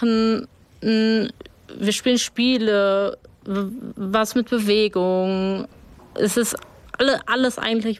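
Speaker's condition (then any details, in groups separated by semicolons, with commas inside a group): Stuttering; young adult, participant in week-long peer meeting on Kniebis; repeated sounds, repeated words, prolonged sounds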